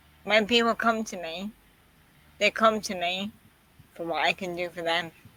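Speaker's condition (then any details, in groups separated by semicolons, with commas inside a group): Quadriplegic cerebral palsy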